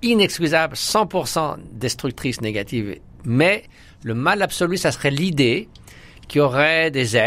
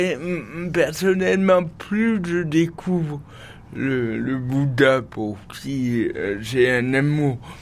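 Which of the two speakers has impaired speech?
The second: cerebral palsy.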